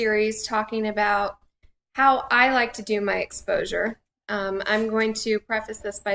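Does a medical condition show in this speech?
No.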